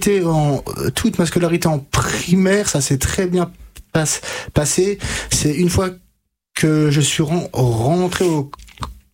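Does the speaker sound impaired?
Yes: stuttering; onset age 5 to 6, severe from age 5 to 20, untreated in childhood; age 33, therapy from age 20 with stuttering specialist Catherine Daubier, Nancy, fluency techniques; blocks and repetitions, formerly could not finish a sentence without blocking; here repeated sounds, prolonged sounds.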